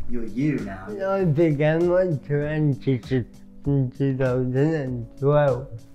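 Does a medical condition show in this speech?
Yes: cerebral palsy; permanent wheelchair user.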